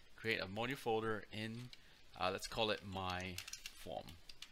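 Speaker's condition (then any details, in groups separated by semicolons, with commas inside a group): No condition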